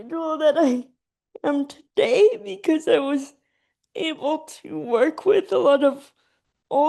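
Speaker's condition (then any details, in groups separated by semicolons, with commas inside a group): Cerebral palsy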